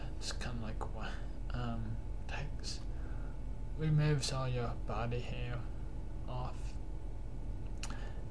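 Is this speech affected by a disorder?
Yes: cerebral palsy.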